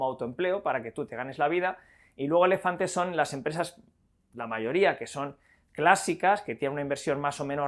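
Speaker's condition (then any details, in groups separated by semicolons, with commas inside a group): No condition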